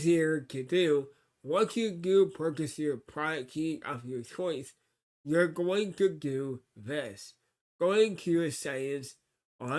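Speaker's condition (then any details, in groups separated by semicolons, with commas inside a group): Cerebral palsy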